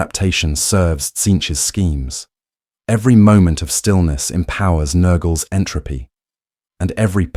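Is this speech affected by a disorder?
No.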